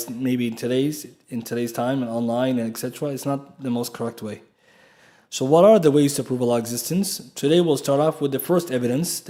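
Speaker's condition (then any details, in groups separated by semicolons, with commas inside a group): No condition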